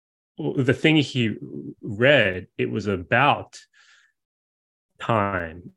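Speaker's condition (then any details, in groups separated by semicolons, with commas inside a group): Stutter; childhood onset, neurological and genetic basis, persists for life, no cure; recorded via zoom, video call lag makes turn-taking hard; blocking moments, daily speaking situations very difficult, anticipates stuttering in everyday moments; prolonged sounds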